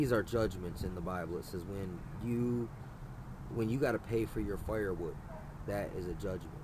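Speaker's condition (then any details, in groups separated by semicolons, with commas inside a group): No condition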